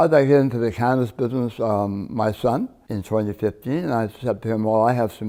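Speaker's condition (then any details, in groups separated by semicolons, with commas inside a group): Partial glossectomy for tongue cancer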